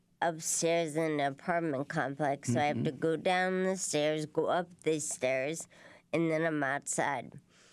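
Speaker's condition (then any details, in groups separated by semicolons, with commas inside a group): Traumatic brain injury; voice changed, much improved, formerly speech therapy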